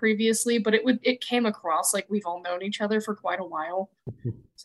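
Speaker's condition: No condition

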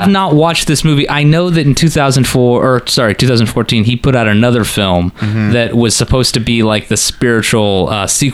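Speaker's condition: No condition

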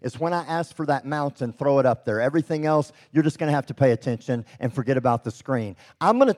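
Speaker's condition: Cleft lip and palate; congenital

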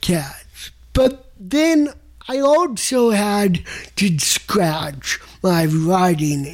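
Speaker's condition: Cerebral palsy; developmental

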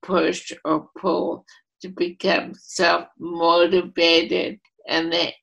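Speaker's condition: ALS, primary lateral sclerosis; voice affected

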